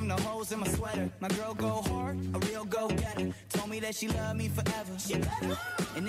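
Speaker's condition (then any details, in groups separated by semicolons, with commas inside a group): No condition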